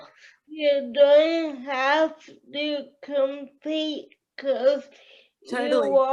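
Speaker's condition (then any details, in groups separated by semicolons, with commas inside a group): Cerebral palsy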